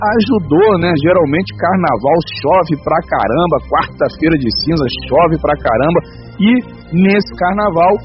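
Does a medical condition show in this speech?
No.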